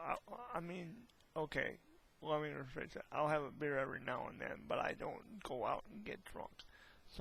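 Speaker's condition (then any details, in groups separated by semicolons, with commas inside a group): Hemiplegic cerebral palsy; hemiplegic type, legs affected, rod in right leg after femur surgery, deaf left ear; past speech impediment, largely fixed by speech therapy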